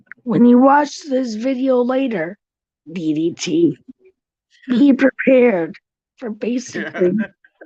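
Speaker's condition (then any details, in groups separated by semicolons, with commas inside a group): Cerebral palsy; tracheotomy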